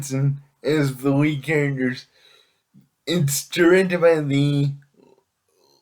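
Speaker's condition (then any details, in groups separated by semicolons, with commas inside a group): Cerebral palsy; able to speak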